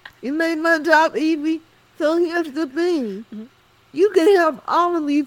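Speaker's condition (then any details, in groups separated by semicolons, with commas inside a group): Cerebral palsy; speech affected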